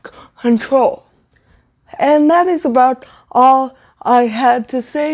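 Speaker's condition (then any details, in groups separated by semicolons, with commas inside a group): Cerebral palsy, severe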